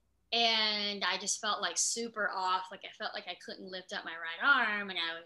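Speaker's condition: Cleft lip and palate

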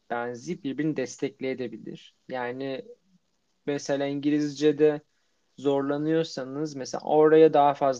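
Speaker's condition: No condition

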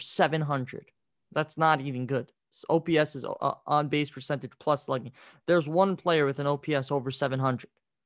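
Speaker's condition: No condition

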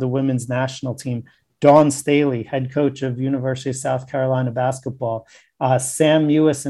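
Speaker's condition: No condition

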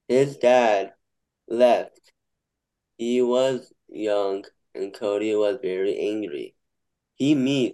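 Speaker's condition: Down syndrome

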